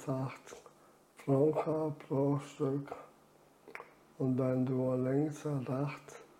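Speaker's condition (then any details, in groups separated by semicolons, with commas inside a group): ALS; diagnosed at age 43, handwriting failed early, uses computer aids with mouse; about nine years since diagnosis, lung volume declining with disease; reduced air makes talking effortful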